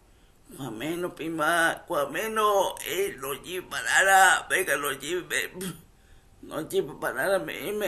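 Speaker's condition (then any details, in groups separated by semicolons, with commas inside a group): Cerebral palsy; from birth, wheelchair user; speech affected by cerebral palsy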